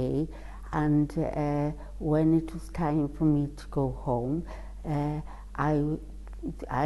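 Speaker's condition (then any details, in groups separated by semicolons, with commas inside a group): Cerebral palsy; affects walking and balance, childhood physiotherapy; cannot pronounce condition name correctly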